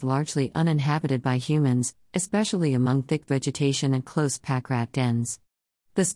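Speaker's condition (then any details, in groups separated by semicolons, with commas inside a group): No condition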